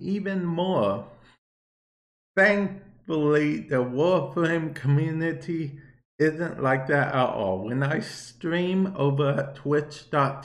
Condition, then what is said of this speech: Cerebral palsy. I have CP or cerebral palsy and it can affect my speech a bit.